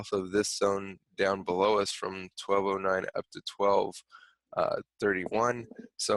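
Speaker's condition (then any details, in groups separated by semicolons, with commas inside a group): No condition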